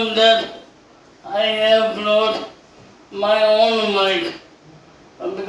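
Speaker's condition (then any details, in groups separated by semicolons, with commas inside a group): Cerebral palsy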